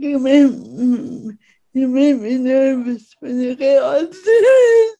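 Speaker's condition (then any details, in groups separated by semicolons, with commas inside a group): Speech impediment; disabled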